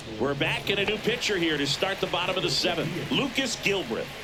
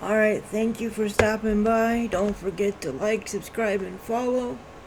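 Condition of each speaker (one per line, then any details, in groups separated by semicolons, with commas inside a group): No condition
Cerebral palsy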